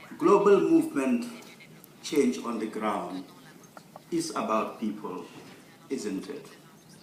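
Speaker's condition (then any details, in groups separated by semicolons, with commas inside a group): No condition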